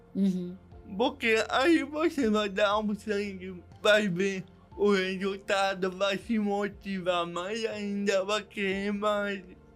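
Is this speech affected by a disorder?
Yes: cerebral palsy; diagnosed in childhood.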